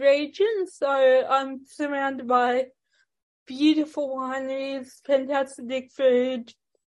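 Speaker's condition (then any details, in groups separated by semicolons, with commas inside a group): Ataxic cerebral palsy; ambulant wheelchair user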